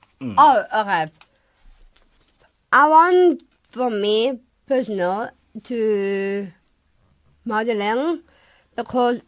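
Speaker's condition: Down syndrome; age 20

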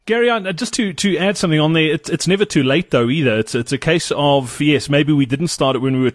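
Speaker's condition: No condition

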